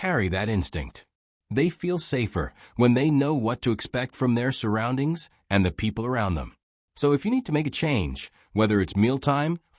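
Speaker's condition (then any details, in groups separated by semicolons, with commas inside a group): No condition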